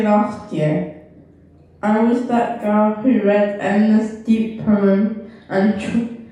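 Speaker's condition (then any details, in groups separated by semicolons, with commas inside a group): Cerebral palsy; left side weaker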